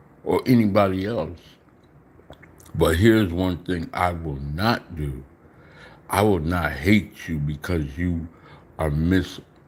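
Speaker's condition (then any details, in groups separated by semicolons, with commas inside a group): Slurred speech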